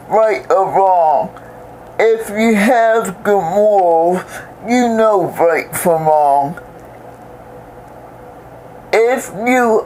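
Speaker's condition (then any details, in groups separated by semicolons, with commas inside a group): Cerebral palsy; most of life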